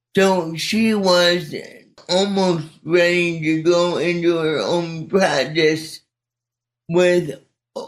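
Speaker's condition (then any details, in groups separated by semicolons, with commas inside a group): Cerebral palsy; spastic type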